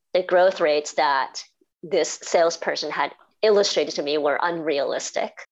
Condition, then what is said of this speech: Cleft palate. I am very grateful I received that speech therapy, and that has really allowed me to be very clear in my communication to everybody today on the podcast.